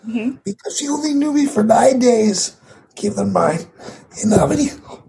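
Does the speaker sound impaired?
Yes: cerebral palsy; condition audible in voice.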